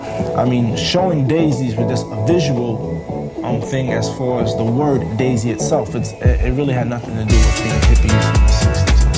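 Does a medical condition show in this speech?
No.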